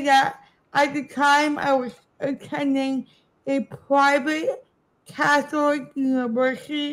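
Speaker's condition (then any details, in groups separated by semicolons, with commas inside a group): Cerebral palsy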